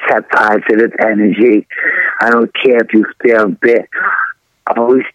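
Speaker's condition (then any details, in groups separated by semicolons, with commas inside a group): Throat cancer surgery; tumor found by throat specialist at Columbia Presbyterian, first thought strep throat, several surgeries; after long recovery; trouble swallowing and breathing before diagnosis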